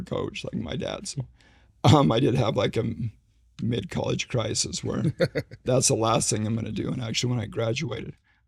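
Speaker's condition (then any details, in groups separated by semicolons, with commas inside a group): ALS; slowly progressing form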